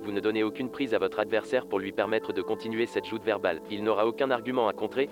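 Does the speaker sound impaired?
No.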